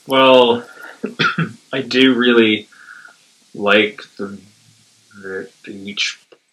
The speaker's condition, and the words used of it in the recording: Stuttering. You're just like decently fluent for no reason, and you just kind of ride it.